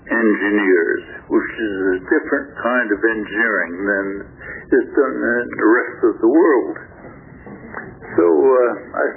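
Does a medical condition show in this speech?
Yes: stroke affecting throat muscles; much mobility recovered with therapy.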